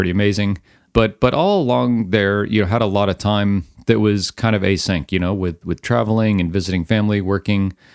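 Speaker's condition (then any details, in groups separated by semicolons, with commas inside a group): No condition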